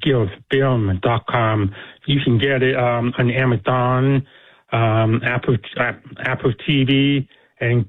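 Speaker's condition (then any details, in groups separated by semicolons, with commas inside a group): Deafness; speaks with a deaf accent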